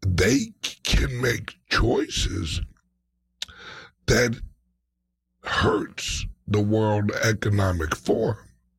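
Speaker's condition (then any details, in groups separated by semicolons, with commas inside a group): Speech impediment, mild; slight speech impediment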